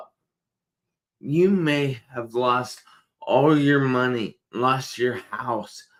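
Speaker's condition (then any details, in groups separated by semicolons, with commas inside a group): Traumatic brain injury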